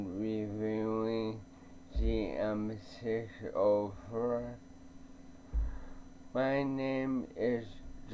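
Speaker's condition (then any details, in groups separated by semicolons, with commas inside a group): ALS; bulbar onset, tongue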